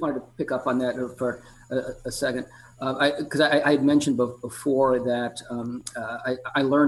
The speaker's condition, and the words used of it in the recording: Stuttering. I do a fair amount of public speaking, and At this point, I don't really think about stuttering that much when I do that.